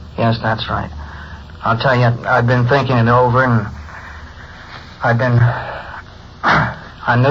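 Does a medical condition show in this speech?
No.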